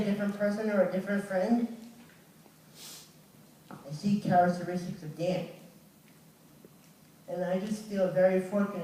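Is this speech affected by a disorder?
Yes: cerebral palsy.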